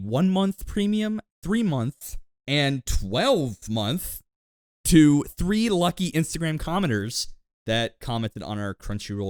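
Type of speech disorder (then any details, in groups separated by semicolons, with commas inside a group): None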